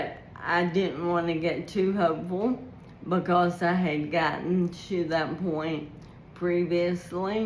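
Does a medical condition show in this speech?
Yes: ALS.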